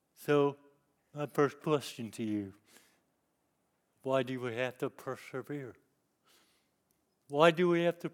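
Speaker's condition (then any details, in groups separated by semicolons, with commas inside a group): Cerebral palsy; lifelong disability since youth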